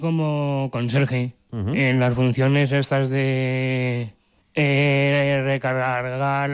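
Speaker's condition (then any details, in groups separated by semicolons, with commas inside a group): Down syndrome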